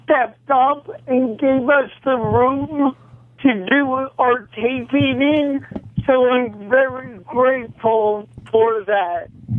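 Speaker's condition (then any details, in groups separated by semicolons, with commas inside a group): Cerebral palsy; causes shaking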